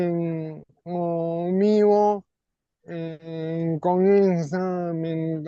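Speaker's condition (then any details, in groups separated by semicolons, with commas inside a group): ALS; non-bulbar form; over 3 years since onset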